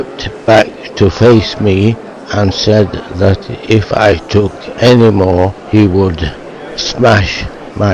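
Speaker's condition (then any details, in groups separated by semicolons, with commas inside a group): Motor neuron disease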